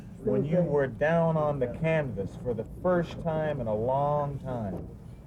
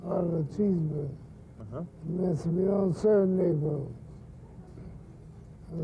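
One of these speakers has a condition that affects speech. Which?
The second: Parkinson's syndrome; no tremor, no weakness; sometimes slurred speech.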